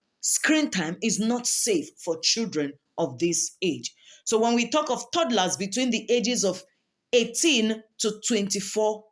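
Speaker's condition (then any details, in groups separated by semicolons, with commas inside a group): No condition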